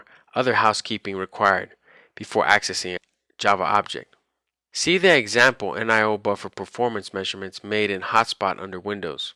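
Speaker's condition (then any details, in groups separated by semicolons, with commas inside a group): No condition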